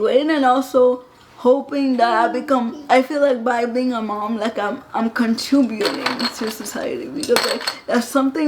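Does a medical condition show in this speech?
Yes: cerebral palsy.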